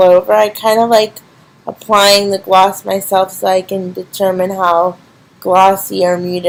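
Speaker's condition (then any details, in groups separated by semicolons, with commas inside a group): Cerebral palsy; physical disability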